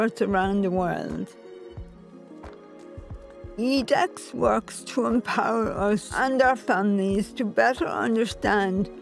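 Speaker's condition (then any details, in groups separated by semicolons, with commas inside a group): Cerebral palsy; difficulty eating, drinking and swallowing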